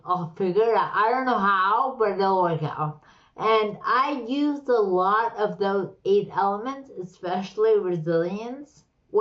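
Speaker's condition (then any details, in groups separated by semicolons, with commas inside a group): Slurred speech; slurred speech, like stroke patient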